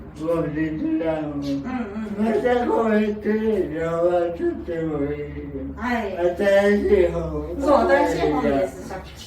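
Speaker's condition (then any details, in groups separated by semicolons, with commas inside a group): Cerebral palsy; severe, uses a wheelchair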